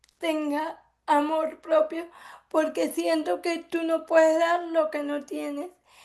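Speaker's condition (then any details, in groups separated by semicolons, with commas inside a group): Cerebral palsy; from birth; affects speech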